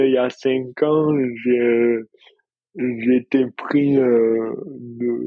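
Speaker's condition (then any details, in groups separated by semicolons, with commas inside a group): Dystonia; from birth, involuntary contractions, affects fine motor skills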